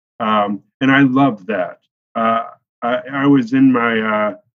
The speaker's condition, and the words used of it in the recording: Aphasia. I just have an expressive aphasia, which basically doesn't ... everything exactly the way you want to say it, but your mouth can't say it.